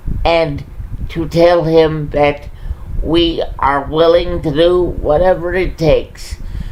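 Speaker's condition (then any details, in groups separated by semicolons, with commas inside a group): Cerebral palsy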